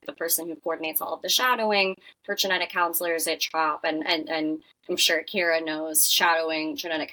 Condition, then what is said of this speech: Cleft palate. So other than air escape, like hypernasality when I speak, I luckily don't